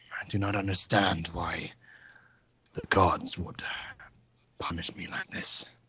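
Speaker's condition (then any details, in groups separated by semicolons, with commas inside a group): No condition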